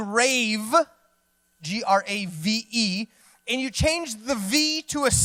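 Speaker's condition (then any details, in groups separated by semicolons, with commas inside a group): No condition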